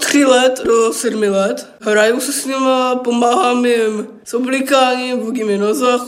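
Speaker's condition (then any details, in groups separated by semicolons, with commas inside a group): Down syndrome; congenital, since birth; 20 years old, very sensitive to sound, occasionally uses noise-blocking headphones; pronounces very well, communicates and forms sentences well, talked from around age one, attended speech therapy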